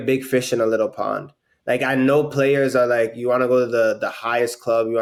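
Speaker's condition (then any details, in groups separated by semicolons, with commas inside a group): No condition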